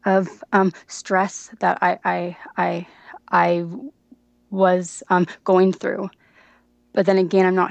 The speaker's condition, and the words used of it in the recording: Stuttering. So for me, being in therapy and having skills and feel like I can completely control the way that I'm talking, to me that feels more natural now than just talking and stuttering.